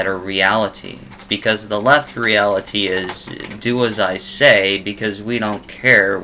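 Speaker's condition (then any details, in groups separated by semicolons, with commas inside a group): No condition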